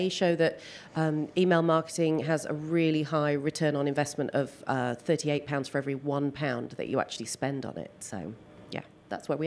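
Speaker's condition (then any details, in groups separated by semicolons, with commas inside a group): No condition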